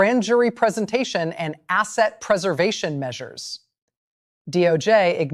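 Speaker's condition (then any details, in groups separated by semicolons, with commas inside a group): No condition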